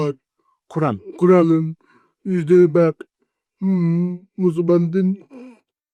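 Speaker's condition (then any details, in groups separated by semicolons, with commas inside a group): Cerebral palsy; 40 years with condition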